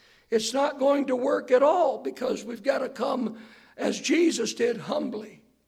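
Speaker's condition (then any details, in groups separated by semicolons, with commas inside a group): Hoarseness after vocal cord surgery; not smooth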